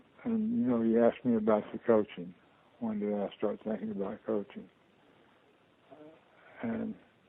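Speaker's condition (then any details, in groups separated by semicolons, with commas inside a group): Parkinson's disease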